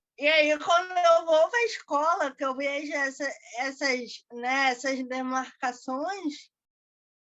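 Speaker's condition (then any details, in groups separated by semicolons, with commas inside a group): Cerebral palsy; diagnosed at about one year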